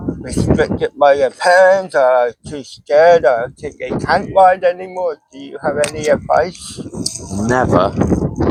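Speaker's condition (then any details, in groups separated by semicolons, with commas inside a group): Cerebral palsy; mild, ataxic type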